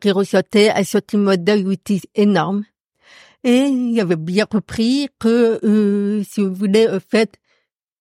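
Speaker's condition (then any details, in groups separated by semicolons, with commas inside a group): Profound congenital deafness; could not speak in early childhood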